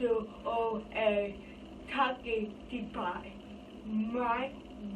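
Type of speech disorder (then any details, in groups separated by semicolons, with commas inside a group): Apraxia of speech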